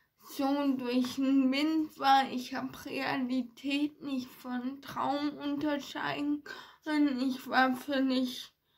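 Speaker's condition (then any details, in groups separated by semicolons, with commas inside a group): Ataxia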